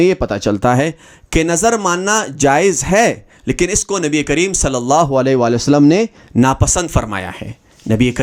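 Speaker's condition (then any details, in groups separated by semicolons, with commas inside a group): No condition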